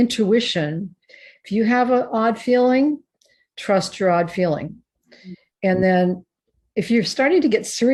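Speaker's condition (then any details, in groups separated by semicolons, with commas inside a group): No condition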